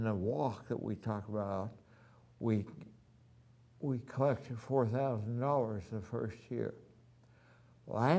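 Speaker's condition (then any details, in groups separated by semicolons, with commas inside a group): Ataxia; spinocerebellar ataxia type 3, inherited, affects hands, voice, walking; no longer walking, physical, occupational, voice therapy; voice somewhat affected since last year, voice therapy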